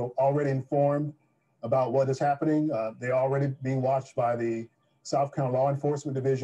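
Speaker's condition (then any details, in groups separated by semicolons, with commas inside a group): No condition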